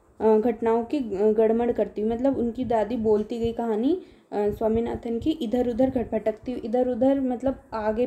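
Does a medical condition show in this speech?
No.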